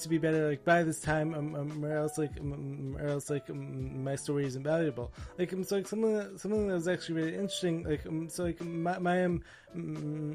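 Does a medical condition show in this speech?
Yes: stammer and stutter; near-fatal illness at 20, 3-day coma, 9 days ventilator, feeding tube, 4 hospitals in 6 weeks; ongoing speech issues, some improvement noted; speech impediment, described as barely able to speak; here repeated sounds, repeated words.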